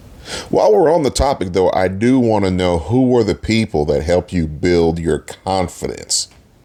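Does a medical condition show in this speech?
No.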